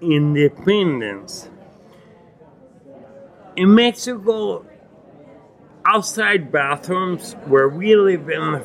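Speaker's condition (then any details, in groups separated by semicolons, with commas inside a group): Acquired ataxia with dysarthria, acquired; Lance-Adams syndrome; chest heaviness when speaking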